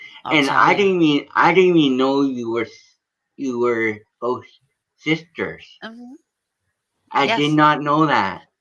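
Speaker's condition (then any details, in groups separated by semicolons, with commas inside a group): Cerebral palsy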